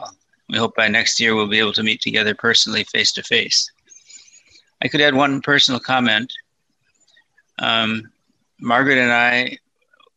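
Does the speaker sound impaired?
Yes: Parkinson's disease, mild; Parkinson's disease diagnosed about six years before recording.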